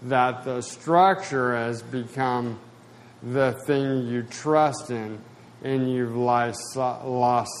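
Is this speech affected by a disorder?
Yes: spasticity, mild.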